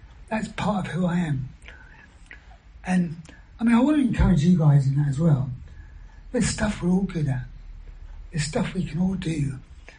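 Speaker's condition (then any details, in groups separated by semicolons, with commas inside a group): Throat cancer surgery, vocal injections; radiotherapy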